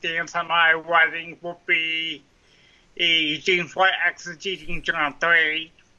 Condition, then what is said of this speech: Cerebral palsy. And I'm going to be joking about my speech impediment throughout the show.